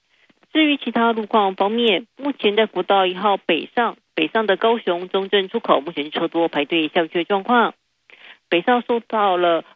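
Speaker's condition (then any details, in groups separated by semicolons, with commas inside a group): No condition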